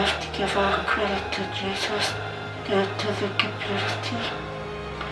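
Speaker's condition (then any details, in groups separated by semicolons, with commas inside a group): ALS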